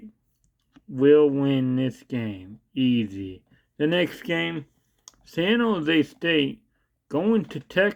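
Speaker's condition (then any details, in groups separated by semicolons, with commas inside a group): Cerebral palsy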